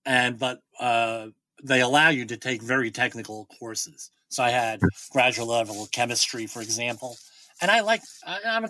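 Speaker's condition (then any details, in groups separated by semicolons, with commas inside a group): Bilateral cleft lip and palate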